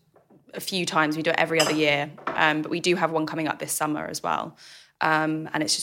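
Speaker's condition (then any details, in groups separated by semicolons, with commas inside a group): No condition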